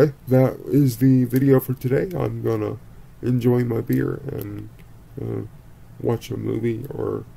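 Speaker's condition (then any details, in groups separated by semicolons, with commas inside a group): Cerebral palsy; speaks relatively well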